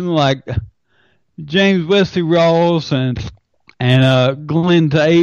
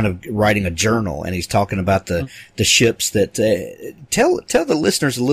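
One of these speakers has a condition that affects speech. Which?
The first: Friedreich's ataxia; form of muscular dystrophy; progressing quickly; uses speech recognition software for writing.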